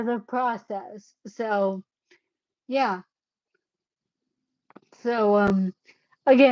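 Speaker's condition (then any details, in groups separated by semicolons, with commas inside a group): Cerebellar ataxia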